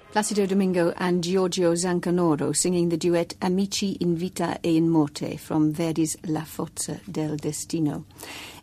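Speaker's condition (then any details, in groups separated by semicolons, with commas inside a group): No condition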